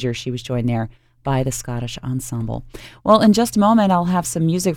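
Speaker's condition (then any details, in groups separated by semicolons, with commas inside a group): No condition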